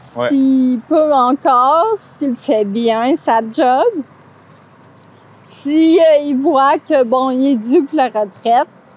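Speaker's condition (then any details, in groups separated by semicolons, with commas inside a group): Friedreich's ataxia; cerebellar, poor balance and coordination, spasms, scoliosis surgery; diagnosed age 11-12, uses a wheelchair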